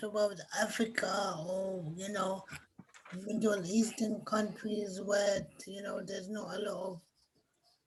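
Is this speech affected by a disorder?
Yes: cerebral palsy.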